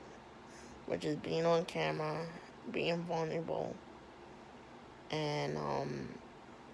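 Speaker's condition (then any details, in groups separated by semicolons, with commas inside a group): Cerebral palsy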